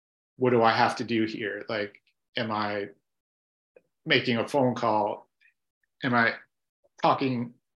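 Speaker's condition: Stuttering; stuttering since childhood, fear, shame and avoidance for over 20 years; avoidance reduction therapy, eye contact work first, then open stuttering; shows all stuttering openly, keeps eye contact, formerly exhausted after each stuttering moment; blocks

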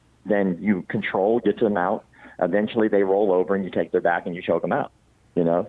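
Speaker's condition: Cleft palate; congenital

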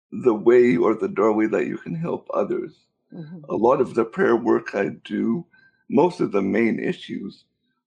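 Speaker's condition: Cerebral palsy; affects muscles and nerves

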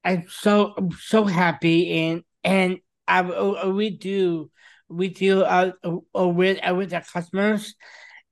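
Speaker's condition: Down syndrome; lifelong genetic condition; young man, in last year at Huntington High School when business started; short, sometimes ungrammatical sentences, word repetitions and substitutions

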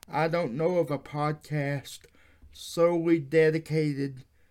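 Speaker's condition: Cerebral palsy; wheelchair user

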